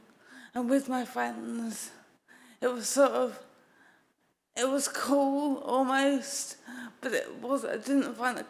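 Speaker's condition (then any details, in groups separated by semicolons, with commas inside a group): Acquired brain injury; could not talk for nearly two years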